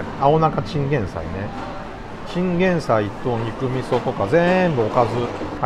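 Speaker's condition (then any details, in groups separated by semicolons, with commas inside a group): No condition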